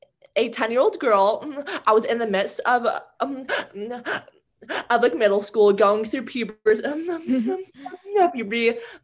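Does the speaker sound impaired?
Yes: stuttering; stuttering onset around age six, childhood speech therapy, speech therapist Lauren from age ten; Lauren's therapy gave tools to speak confidently with stutter, not elimination, unlike earlier fixing-model therapists; fluency varies day to day, some days perfectly fluent, others persistent stuttering, communication difficult at times; here repeated words, prolonged sounds.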